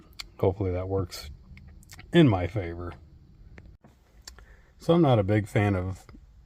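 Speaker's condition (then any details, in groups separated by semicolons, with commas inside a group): No condition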